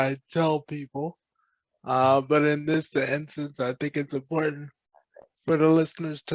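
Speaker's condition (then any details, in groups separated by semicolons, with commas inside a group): Cerebral palsy; present from birth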